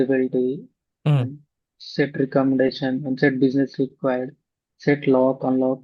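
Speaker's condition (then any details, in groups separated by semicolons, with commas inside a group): No condition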